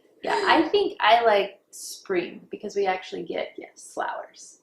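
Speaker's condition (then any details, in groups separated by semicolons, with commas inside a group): No condition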